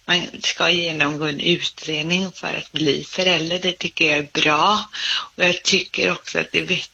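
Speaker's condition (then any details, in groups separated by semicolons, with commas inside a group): Cerebral palsy; congenital, motor effects, walks and stands, whole body somewhat affected, poorer balance; speech slightly affected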